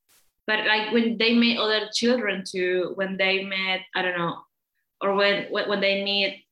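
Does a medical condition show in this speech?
No.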